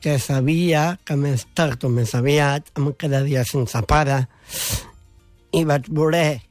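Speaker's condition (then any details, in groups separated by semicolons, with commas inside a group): Down syndrome; congenital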